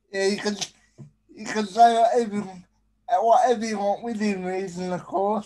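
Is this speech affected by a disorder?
Yes: spastic quadriplegic cerebral palsy; affects basically everything, arms and legs affected, can use only one hand; able to communicate, stutters a lot, worse when distracted by several things.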